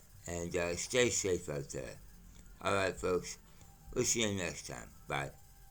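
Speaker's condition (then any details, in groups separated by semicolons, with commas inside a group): Mouth cancer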